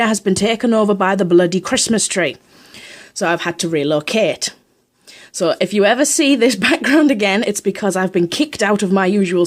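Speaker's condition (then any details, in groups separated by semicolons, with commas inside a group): No condition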